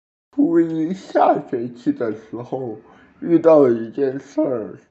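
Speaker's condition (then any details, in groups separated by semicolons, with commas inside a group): Cerebral palsy; birth asphyxia, blue at birth, over ten minutes of resuscitation, diagnosed in infancy at provincial hospital, legs affected, early rehabilitation, learned to walk; walks, has played basketball, earns a living with keyboard and mouse; some words unclear despite great effort to speak clearly, edited for fluency, childhood drooling from delayed saliva swallowing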